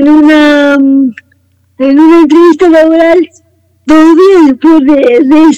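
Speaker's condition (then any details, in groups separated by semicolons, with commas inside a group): Cerebral palsy; wheelchair user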